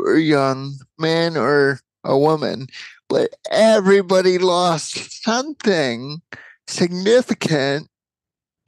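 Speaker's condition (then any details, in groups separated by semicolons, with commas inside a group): Cerebral palsy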